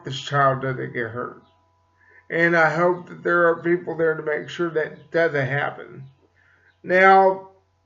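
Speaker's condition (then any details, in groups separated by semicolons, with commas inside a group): Cerebral palsy; slight speech impediment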